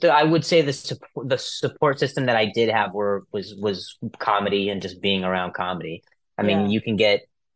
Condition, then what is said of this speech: Stuttering. I find myself stuttering more when it's just a one-on-one rather than in a crowd.